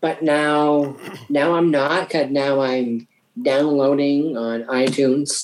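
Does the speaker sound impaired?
Yes: Down syndrome; from birth.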